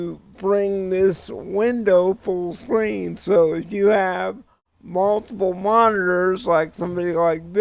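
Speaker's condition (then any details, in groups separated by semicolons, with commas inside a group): Cerebral palsy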